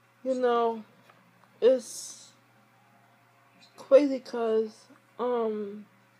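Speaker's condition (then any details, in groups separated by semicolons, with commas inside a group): Speech impairment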